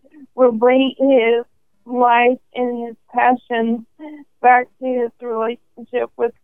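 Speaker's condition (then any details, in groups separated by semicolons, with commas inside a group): ALS; diagnosed at 27 after 18 months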